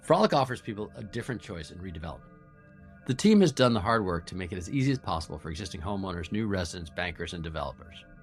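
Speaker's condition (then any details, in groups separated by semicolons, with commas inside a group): No condition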